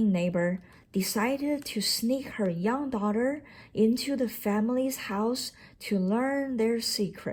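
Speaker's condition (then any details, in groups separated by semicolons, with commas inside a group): No condition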